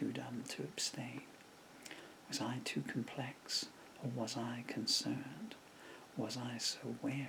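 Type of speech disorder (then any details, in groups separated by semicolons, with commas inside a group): Bulbar dysarthria; progressive bulbar palsy (MND)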